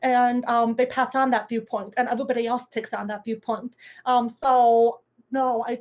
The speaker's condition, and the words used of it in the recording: Deafness. I have been told I'm not welcome in that community because I have a hearing aid and because I talk and I lip read.